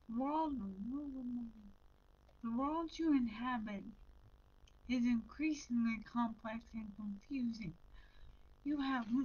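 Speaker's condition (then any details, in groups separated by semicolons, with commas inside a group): Brain injury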